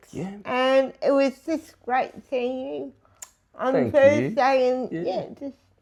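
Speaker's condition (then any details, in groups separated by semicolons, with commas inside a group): Disability affecting speech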